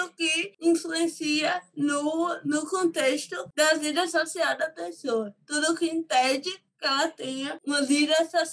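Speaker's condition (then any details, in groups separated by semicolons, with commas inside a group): Cerebral palsy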